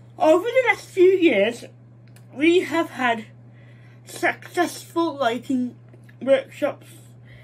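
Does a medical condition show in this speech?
Yes: cerebral palsy; mild, present from birth; struggles with speech.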